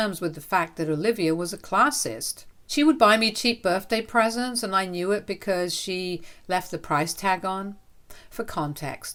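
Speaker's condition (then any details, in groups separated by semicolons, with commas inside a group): No condition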